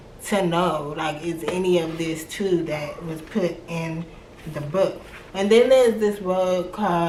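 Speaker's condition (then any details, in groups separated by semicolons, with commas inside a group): Cerebral palsy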